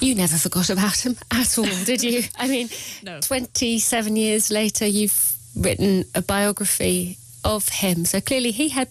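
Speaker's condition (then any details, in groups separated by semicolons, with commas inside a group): No condition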